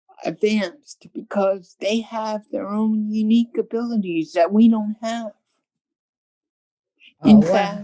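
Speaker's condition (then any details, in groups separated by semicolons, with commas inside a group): Cerebral palsy; from birth, hearing loss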